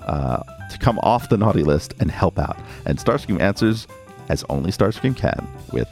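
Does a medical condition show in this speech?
No.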